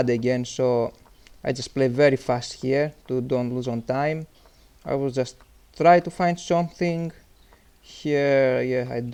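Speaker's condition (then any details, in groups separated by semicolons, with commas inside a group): No condition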